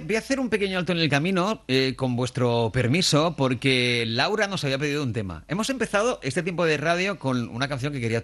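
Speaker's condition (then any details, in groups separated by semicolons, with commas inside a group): No condition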